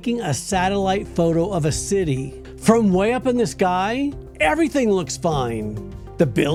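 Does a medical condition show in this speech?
No.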